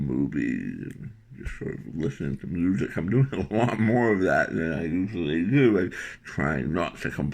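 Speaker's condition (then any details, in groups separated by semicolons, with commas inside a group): Tongue cancer surgery, tongue graft; glossectomy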